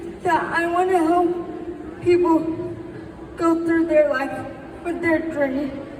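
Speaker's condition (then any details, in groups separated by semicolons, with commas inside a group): Quadriplegic spastic cerebral palsy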